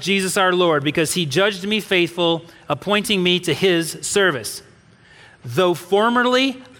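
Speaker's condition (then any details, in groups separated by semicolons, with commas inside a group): No condition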